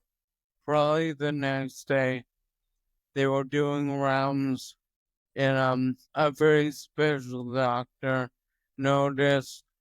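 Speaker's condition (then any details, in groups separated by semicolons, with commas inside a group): Toxic leukoencephalopathy, locked-in syndrome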